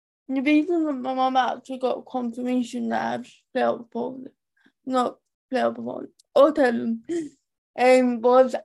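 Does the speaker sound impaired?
Yes: profound hearing loss, cochlear implant user; both ears, from infancy, confirmed at nine months, comorbid with cerebral palsy, maternal CMV.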